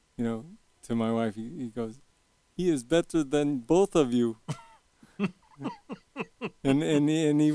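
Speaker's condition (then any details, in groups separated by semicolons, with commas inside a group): Young onset Parkinson's disease; young onset at age 40, shaky, Medtronic deep brain stimulation device, two 3-inch brain probes; deep brain stimulation surgery at Stanford 3 years ago, constant current, symptoms well managed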